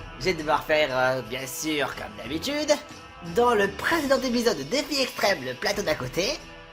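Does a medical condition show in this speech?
No.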